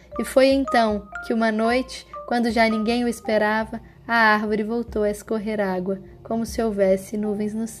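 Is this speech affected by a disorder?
No.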